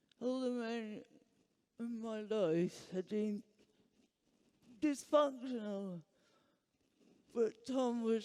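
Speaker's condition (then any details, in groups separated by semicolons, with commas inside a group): Huntington's disease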